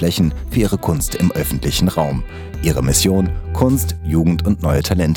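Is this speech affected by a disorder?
No.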